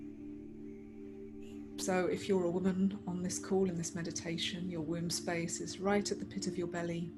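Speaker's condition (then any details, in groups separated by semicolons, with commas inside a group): No condition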